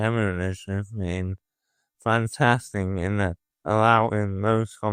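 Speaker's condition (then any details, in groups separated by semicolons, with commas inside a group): Motor neuron disease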